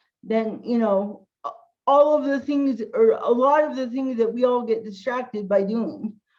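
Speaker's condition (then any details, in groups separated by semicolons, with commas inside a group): Cerebral palsy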